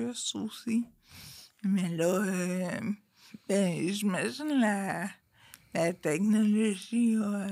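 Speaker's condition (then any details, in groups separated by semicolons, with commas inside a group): Friedreich's ataxia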